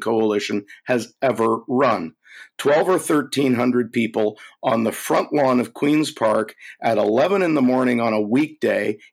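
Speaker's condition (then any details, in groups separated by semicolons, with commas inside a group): No condition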